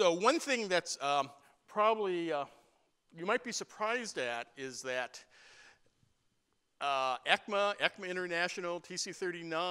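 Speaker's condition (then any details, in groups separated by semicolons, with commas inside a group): No condition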